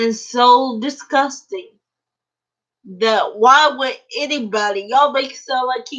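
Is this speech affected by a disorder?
Yes: cerebral palsy; uses a wheelchair.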